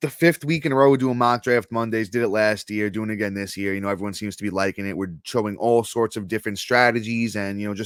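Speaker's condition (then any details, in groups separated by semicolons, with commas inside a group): No condition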